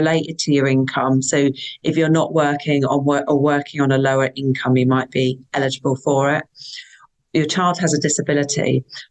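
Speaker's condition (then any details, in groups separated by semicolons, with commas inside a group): No condition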